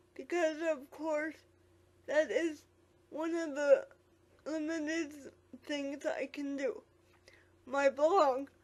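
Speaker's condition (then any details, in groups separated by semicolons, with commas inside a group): Quadriplegic cerebral palsy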